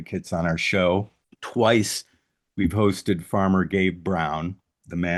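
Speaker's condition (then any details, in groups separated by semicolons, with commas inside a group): No condition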